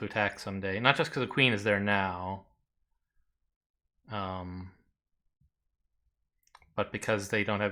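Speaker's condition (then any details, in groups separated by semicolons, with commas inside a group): No condition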